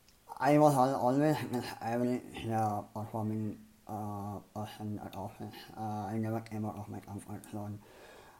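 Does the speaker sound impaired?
Yes: cleft palate and lip; misaligned jaws.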